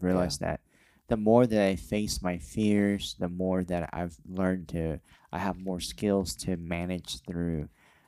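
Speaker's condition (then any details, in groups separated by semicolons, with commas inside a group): Cleft lip and palate; congenital cleft lip and palate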